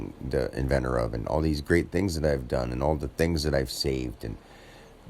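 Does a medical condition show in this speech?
No.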